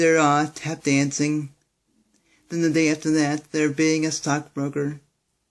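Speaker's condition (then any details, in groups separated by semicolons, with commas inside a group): Cerebral palsy; Ilizarov leg operation, right hip displacement; speaks fast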